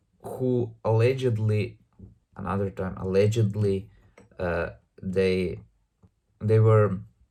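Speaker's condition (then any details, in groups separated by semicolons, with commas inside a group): No condition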